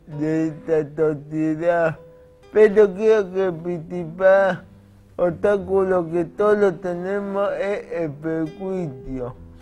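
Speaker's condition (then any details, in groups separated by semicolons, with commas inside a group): Cerebral palsy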